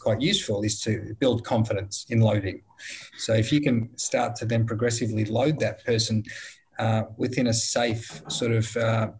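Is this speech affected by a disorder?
No.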